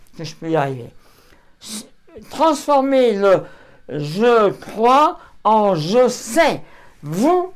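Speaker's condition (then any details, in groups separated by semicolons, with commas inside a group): Throat cancer surgery; no speech two months post-surgery, then severe pronunciation defect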